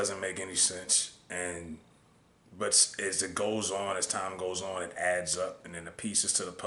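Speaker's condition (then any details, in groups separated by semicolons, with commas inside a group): No condition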